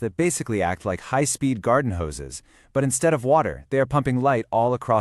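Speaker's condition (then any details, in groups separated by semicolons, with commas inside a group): No condition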